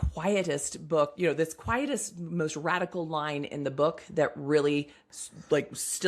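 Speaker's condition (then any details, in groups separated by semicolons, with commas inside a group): No condition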